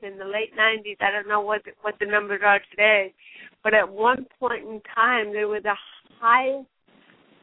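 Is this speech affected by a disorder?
Yes: cerebral palsy; since birth.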